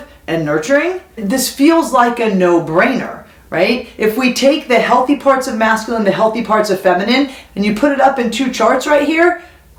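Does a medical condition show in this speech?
No.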